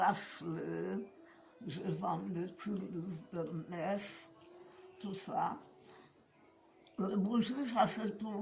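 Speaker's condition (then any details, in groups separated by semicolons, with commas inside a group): Meige syndrome; blepharospasm and oromandibular dystonia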